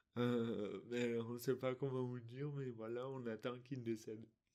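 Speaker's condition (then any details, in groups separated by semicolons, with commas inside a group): Dystonia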